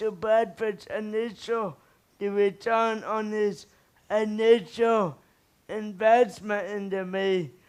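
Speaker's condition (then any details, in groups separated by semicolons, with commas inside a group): Cerebral palsy; speech slightly improved recently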